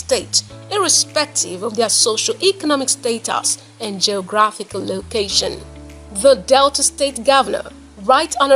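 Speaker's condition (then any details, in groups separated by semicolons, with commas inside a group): No condition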